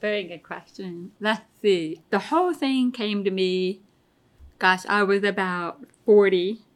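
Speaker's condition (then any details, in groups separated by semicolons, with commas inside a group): Deafness; pretty bad tinnitus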